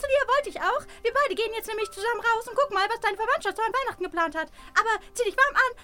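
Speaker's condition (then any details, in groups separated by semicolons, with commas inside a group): No condition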